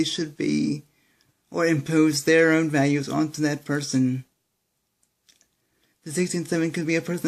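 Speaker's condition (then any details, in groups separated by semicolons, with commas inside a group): Cerebral palsy; speaks fast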